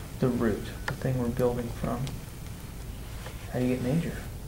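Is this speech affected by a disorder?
No.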